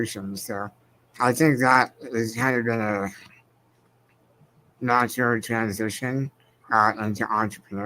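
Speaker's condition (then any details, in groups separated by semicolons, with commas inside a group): Spinal muscular atrophy; progressive, wheelchair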